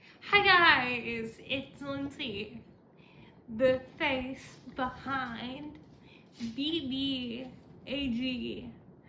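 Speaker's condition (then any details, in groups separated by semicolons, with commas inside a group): Cerebral palsy, spastic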